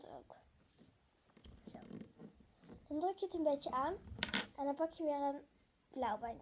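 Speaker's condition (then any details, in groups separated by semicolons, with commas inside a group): No condition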